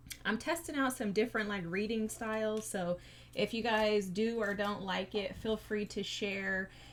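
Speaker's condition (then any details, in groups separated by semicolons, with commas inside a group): No condition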